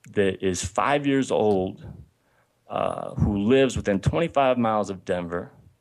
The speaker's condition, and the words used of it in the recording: None; typical speech.